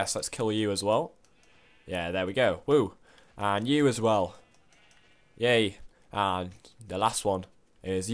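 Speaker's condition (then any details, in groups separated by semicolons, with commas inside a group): No condition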